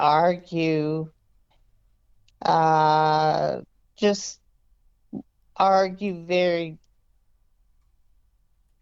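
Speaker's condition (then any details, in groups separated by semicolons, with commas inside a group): Multiple sclerosis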